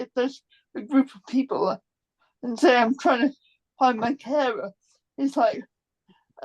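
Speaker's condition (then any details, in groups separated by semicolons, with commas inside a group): Cerebral palsy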